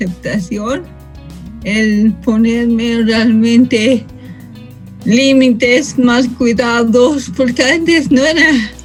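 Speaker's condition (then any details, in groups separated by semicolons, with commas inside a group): Cerebral palsy from birth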